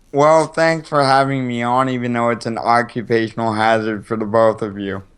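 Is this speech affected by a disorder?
Yes: cerebral palsy.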